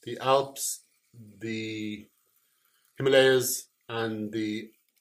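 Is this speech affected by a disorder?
Yes: stammer; no audible stammer during word game, reports stammering internally; here blocks.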